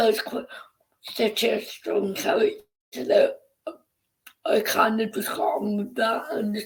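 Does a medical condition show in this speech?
Yes: cerebral palsy.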